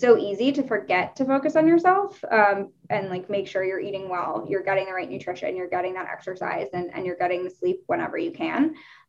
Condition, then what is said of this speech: None; typical speech.